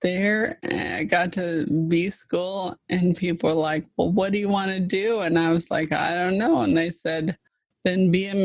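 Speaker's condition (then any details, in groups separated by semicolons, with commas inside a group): ALS (Lou Gehrig's disease); fast progressing form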